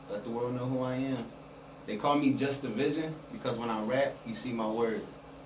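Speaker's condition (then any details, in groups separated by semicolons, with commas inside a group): No condition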